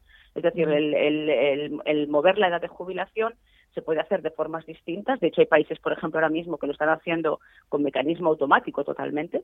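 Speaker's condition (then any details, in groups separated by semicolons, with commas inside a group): No condition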